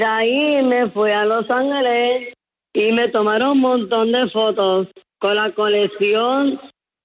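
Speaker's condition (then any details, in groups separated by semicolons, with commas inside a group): Down syndrome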